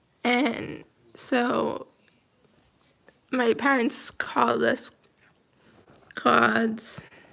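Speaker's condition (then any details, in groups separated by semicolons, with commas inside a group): Cerebral palsy, mild; speech and motor skills affected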